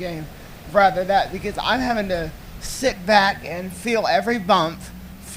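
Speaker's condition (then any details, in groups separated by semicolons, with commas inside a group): Cerebral palsy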